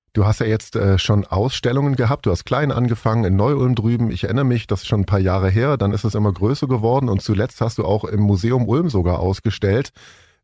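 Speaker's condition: No condition

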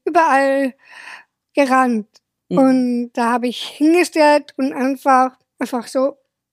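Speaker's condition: Down syndrome; present from birth, diagnosis suspected right after birth, some limitations; age 28

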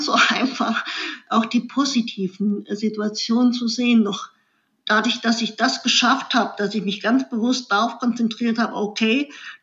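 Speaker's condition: Cleft lip and palate; congenital cleft lip

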